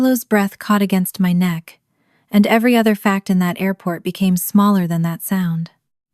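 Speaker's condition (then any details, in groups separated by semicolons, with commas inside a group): No condition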